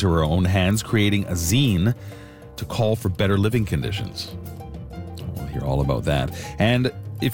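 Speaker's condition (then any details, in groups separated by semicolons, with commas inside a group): No condition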